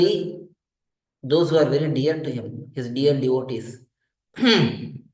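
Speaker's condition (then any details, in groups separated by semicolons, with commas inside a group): No condition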